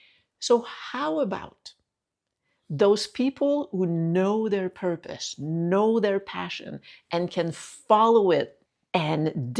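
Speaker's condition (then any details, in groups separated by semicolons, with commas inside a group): No condition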